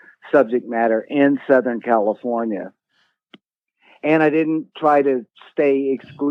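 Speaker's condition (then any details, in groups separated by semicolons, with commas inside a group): No condition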